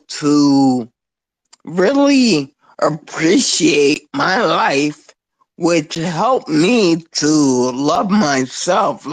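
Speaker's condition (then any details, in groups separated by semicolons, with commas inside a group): Spinocerebellar ataxia; degenerative, progressive, affects motor skills and whole body; diagnosed years ago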